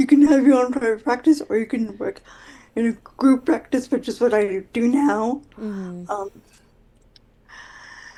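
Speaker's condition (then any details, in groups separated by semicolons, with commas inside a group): Quadriplegic cerebral palsy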